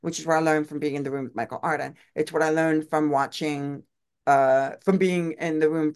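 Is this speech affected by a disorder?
Yes: deaf; difficulty pronouncing unfamiliar names.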